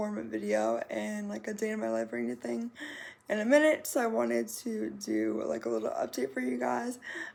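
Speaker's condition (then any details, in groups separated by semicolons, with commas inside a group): Cerebral palsy; muscle tightness, hip replacement; 3 weeks post hip replacement, tight muscles, hamstring tightness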